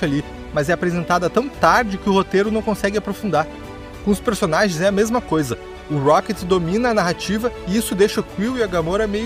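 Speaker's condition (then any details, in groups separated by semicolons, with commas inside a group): No condition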